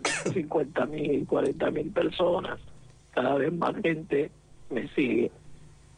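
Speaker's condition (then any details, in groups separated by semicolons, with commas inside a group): Laryngectomy, esophageal speech; no assistive device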